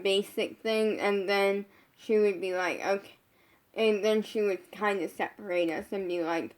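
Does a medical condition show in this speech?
Yes: brain injury.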